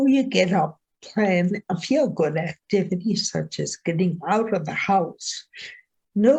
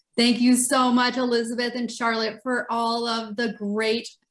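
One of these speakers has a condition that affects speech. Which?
The first: ataxia; Friedreich's form, late adult onset, balance, coordination, walking affected; diagnosed age 53, uses walker indoors for falls.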